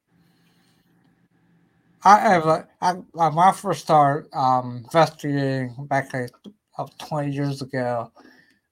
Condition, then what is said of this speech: Ataxia. Yeah, I kind of thought you had, you know, some kind of a disability because I know it affects your voice a little bit.